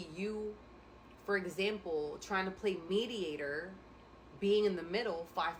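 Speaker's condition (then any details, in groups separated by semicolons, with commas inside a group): No condition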